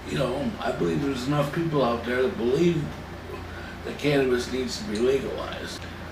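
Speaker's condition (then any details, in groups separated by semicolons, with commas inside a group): Cerebral palsy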